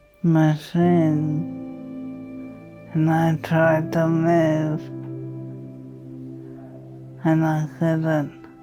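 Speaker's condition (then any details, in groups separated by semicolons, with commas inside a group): Traumatic brain injury; recovered from induced coma, speech much improved; speech damaged by injury, early inability to breathe unaided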